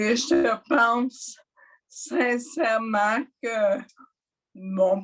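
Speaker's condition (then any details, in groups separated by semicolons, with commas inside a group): Mild dysarthria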